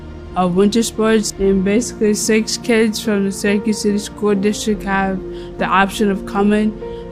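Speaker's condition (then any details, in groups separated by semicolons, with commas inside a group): Cerebral palsy; cerebral palsy with seizures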